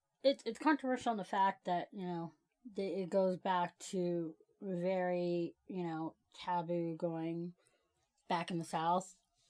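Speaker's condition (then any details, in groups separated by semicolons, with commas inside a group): No condition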